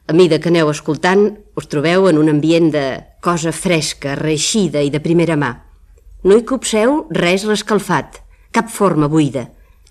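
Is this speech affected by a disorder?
No.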